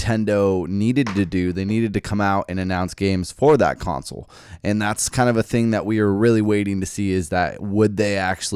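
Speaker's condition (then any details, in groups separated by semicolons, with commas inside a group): No condition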